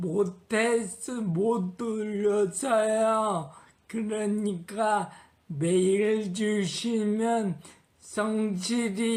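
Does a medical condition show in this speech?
Yes: Parkinson's disease.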